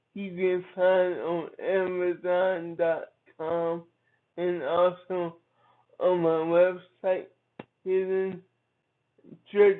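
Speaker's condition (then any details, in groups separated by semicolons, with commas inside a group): Cerebral palsy; from birth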